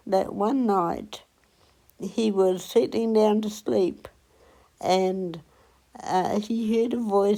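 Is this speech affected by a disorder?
Yes: cerebral palsy; onset at 8 days old.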